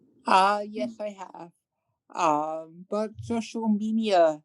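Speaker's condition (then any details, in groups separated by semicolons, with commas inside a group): Cerebral palsy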